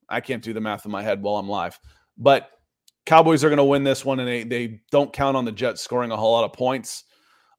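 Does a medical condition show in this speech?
No.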